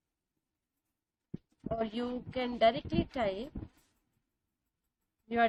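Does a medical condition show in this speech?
No.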